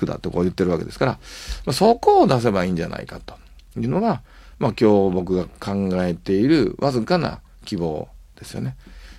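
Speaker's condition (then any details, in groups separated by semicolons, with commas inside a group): No condition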